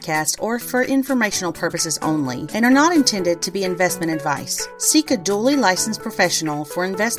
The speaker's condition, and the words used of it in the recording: No condition.